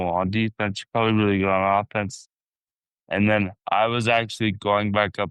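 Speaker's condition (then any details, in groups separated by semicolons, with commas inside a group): Traumatic brain injury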